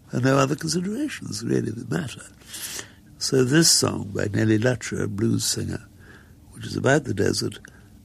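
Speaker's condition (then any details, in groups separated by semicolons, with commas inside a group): Muscular dystrophy; progressive, wheelchair user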